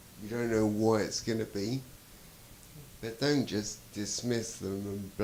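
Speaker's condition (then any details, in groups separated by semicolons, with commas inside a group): Traumatic brain injury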